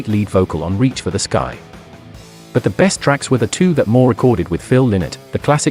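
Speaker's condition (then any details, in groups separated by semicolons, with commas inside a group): No condition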